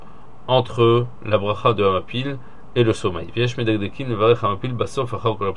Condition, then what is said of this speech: None; typical speech.